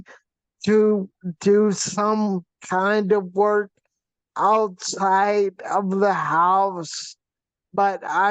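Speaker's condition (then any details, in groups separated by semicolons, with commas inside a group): Facial paralysis from hydrocephalus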